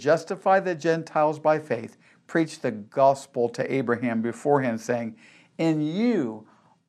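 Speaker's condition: No condition

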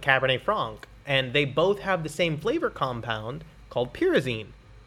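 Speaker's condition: No condition

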